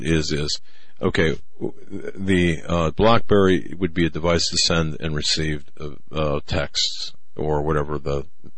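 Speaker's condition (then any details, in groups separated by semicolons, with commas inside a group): No condition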